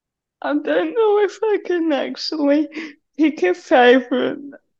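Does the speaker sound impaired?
Yes: cerebral palsy; cerebral palsy affecting right side of body including right hand, needs hand to hold on steep stairs.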